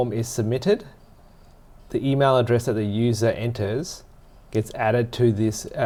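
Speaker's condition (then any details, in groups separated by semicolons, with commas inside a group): No condition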